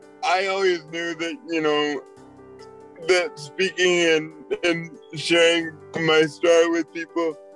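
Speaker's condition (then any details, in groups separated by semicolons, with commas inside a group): Cerebral palsy; present from birth; walks, competes in triathlons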